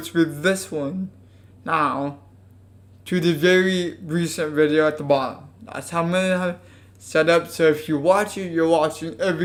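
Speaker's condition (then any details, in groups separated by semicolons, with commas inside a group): Cerebral palsy; affects legs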